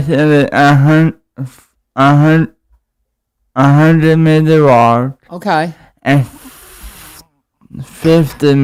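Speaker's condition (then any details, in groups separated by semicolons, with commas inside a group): Cerebral palsy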